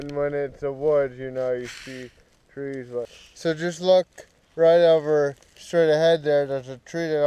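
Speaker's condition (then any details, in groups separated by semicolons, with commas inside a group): Cerebral palsy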